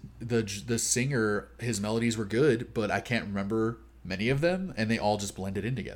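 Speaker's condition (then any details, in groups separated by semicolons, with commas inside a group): No condition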